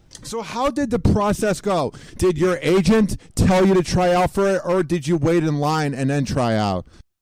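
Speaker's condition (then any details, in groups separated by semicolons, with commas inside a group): No condition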